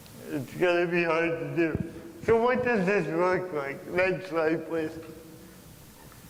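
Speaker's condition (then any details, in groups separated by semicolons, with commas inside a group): Cerebral palsy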